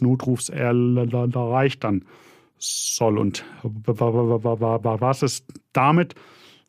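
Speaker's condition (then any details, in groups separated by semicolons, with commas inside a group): Stuttering, severe; fairly strong stuttering symptoms by own account; audible blocks and repetitions during recording; sudden blocks, word and part-word repetitions, phrase repetitions, filler sounds; repeated sounds, prolonged sounds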